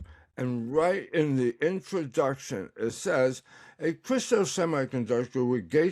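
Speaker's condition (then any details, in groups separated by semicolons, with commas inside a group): Tongue cancer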